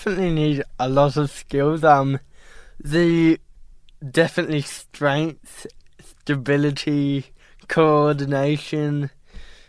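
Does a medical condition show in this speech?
Yes: cerebral palsy; diagnosed at 12 months at Westmead Hospital, ski poles hard to place; ongoing therapy at Cerebral Palsy Alliance, para-snowboarder, has driving license; at diagnosis told may never walk or talk.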